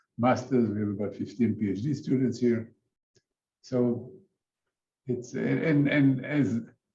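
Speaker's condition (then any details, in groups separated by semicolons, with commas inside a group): No condition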